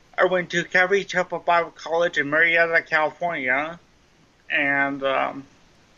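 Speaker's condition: Cerebral palsy; mild cerebral palsy

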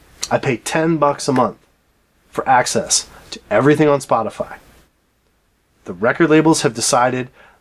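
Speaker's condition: No condition

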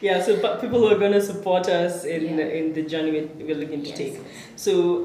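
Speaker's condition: No condition

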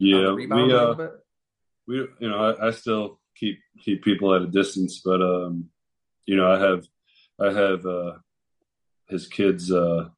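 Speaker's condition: No condition

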